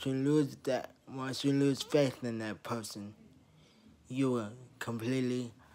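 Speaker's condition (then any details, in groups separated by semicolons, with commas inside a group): Traumatic brain injury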